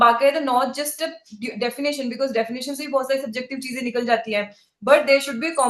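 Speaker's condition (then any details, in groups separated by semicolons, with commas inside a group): No condition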